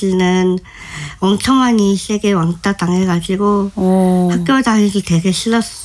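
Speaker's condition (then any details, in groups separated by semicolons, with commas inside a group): Down syndrome; joint pain throughout body, body shape changes forced stop of ballet; pain in every joint; speaks very well, communicates smoothly, disability barely noticeable, needed detailed concrete explanations from director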